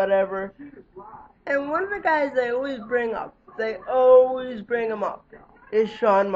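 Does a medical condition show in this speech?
Yes: cerebral palsy; lifelong, wheelchair user.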